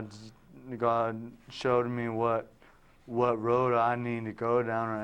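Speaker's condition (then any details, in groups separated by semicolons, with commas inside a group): Traumatic brain injury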